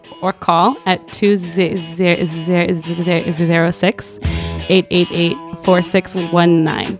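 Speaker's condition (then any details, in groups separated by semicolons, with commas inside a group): Stuttering; therapy over past 3 years: fluency shaping, stuttering modification, voluntary stuttering, subway talks with strangers; stuttering during recording, long repetitive stutter, pauses and takes a breath; big blocks, stops and exhales during blocks, often anticipates stutter before words; prolonged sounds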